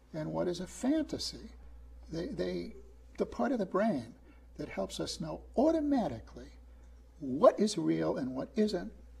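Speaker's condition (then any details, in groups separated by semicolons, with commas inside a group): No condition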